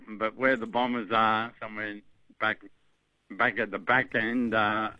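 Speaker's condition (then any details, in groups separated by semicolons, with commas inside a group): Motor neurone disease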